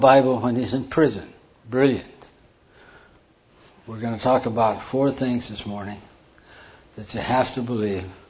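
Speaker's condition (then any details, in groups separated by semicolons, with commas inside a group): Parkinson's; hand tremor during talk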